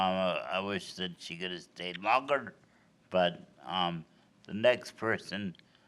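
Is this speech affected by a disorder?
Yes: cerebral palsy.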